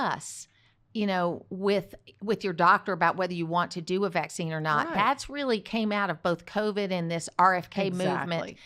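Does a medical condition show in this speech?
No.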